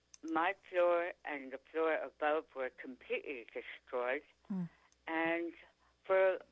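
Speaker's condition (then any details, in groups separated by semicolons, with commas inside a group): Tongue cancer; stage 4 tongue cancer, chronic sore throat, 3/4 tongue removed by dr. Oxford, second surgery; speaking and eating again after surgery; after surgery could not speak or swallow, feeding tube, now speaks pretty clearly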